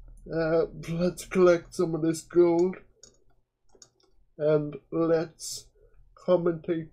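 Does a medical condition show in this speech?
Yes: quadriplegic cerebral palsy.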